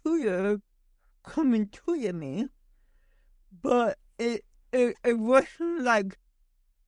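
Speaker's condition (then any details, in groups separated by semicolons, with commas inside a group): Cerebral palsy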